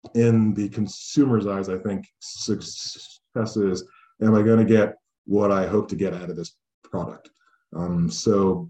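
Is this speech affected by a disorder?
Yes: stuttering; lifelong stutter, cannabis reported to help stuttering; here repeated sounds, prolonged sounds, blocks.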